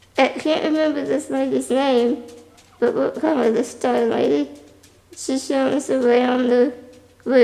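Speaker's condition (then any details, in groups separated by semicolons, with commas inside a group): Spinal muscular atrophy type 2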